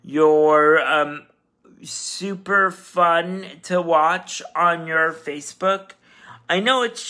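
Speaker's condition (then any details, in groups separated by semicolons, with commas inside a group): Cerebral palsy; leg spasticity, cannot straighten legs, impaired fingers, past operations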